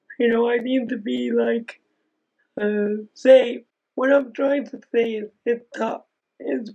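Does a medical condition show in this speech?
Yes: Aicardi-Goutières syndrome; diagnosed at age 10, symptoms first thought to be cerebral palsy, ongoing medications; still able to speak, can put experiences into words.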